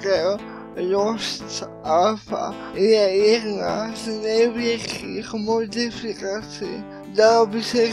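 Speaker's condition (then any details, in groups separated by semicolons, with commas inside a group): Cerebral palsy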